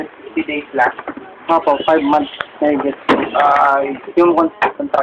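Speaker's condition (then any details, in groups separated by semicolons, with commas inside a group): No condition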